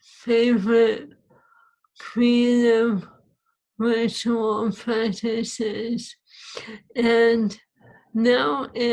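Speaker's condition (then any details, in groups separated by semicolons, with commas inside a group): ALS; swallowing lost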